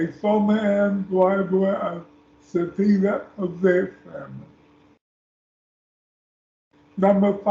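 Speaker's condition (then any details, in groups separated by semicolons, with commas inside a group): Speech impairment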